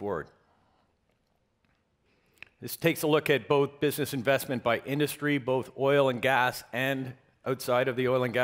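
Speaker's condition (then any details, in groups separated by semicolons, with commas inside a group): No condition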